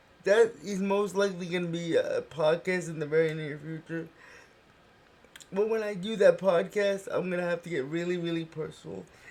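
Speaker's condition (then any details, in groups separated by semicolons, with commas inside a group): Cerebral palsy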